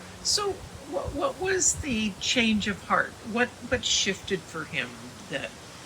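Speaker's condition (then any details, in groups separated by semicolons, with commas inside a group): No condition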